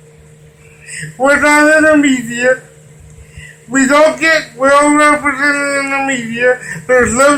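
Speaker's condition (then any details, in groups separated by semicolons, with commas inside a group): Cerebral palsy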